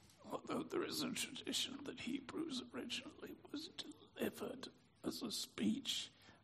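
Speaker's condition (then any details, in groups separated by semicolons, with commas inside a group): Spasmodic dysphonia; ENT exam with nasal camera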